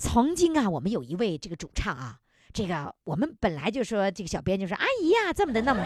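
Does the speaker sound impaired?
No.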